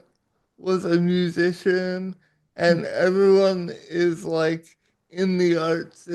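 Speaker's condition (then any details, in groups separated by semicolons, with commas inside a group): Cerebral palsy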